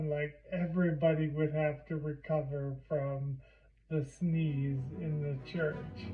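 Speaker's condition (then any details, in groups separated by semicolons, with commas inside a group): Primary lateral sclerosis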